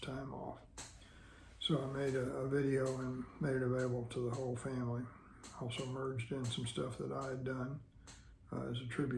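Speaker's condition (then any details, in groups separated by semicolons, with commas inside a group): Parkinson's disease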